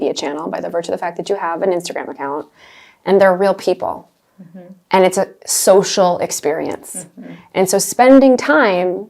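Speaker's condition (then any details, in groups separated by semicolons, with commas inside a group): No condition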